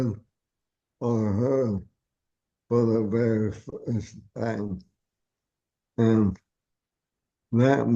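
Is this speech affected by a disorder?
Yes: ALS.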